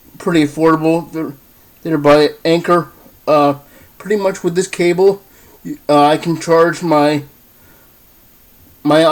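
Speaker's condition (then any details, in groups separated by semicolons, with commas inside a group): Cerebral palsy, spastic diplegia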